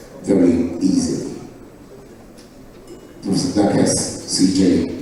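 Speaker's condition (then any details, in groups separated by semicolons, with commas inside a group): No condition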